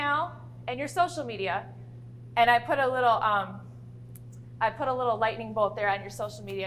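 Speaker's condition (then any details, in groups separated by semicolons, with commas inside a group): No condition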